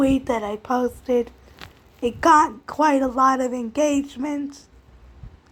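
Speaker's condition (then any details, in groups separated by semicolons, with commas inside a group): Cerebral palsy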